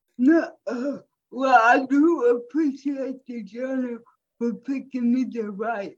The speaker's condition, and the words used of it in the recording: Cerebral palsy. I go somewhere like to the restaurant, and they hear my voice, and I automatically ask my honey, what do I want to eat?